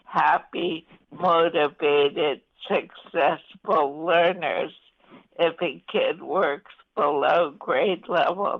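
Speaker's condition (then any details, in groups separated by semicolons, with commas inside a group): ALS; voice affected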